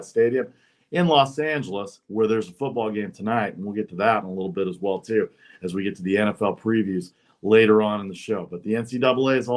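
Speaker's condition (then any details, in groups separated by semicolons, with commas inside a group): No condition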